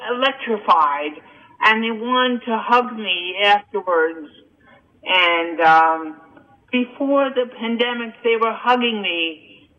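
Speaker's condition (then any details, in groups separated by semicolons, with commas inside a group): Cerebral palsy and hearing loss; congenital cerebral palsy and hearing loss from birth, seen by 7-9 doctors in New Jersey, told would never walk; almost 51 years old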